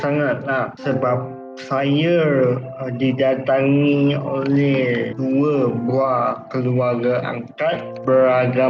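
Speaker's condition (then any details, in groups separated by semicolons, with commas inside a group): Cerebral palsy; from birth, one arm and leg weak, cannot walk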